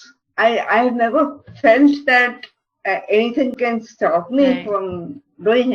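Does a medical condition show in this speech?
Yes: cerebral palsy; mild speech problem.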